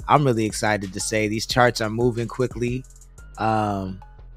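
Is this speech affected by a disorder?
No.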